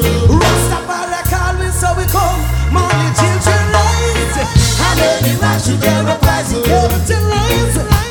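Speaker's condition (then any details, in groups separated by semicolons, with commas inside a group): No condition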